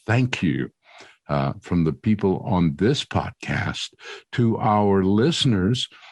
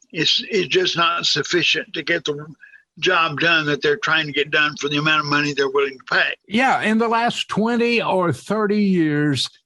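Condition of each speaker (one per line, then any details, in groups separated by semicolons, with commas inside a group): No condition
Cerebral palsy, severe; quadriplegic, brain damage at birth, lifelong wheelchair use; able to speak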